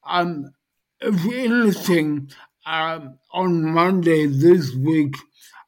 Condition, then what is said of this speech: Dysarthria. So by breaking them down into smaller pieces, I've been able to gauge with measurable success the progression from being unable to communicate via text or voice to being able to communicate that people understand me a lot easier.